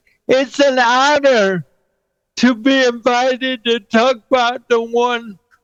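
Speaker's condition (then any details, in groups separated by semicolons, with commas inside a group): Cerebral palsy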